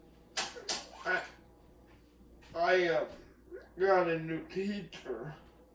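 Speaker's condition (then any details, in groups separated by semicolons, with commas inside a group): Cerebral palsy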